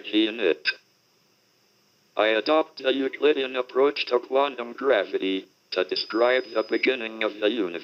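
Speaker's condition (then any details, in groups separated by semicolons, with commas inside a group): Motor neurone disease (ALS), speech-generating device; body hardly works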